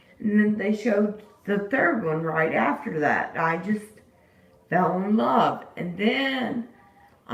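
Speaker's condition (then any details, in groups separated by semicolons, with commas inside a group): Disability causing slurred speech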